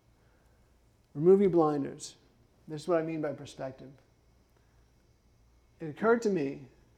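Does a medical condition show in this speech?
Yes: Parkinson's; some speech issues, ice water harms vocal cords, drinks warm water, speech therapy judged unnecessary.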